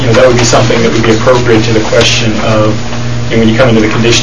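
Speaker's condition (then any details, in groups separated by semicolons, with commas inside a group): No condition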